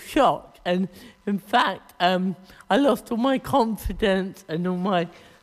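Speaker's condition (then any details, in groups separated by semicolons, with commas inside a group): Cerebral palsy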